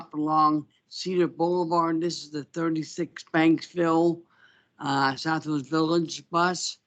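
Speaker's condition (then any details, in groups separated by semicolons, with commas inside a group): Parkinson's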